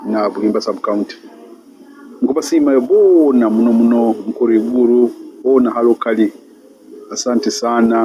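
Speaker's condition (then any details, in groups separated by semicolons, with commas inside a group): No condition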